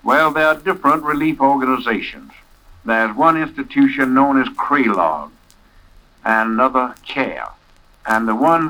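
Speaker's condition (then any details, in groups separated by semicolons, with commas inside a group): No condition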